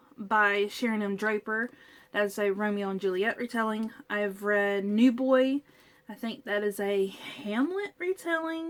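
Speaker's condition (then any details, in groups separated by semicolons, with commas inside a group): No condition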